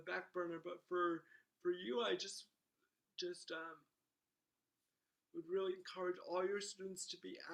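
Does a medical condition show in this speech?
Yes: cerebral palsy; wheelchair.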